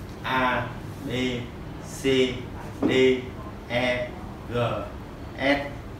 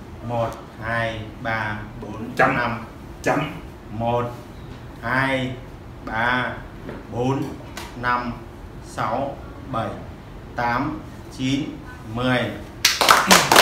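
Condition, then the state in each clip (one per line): Parkinson's disease
Before acupressure treatment
Right after acupressure treatment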